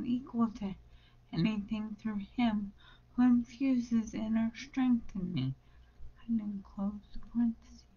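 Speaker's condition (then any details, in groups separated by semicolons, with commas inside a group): Brain injury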